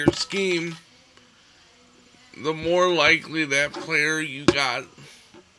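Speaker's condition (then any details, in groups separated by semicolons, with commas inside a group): Cerebral palsy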